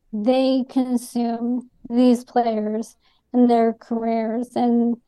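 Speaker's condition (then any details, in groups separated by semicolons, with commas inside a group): ALS; atypical young woman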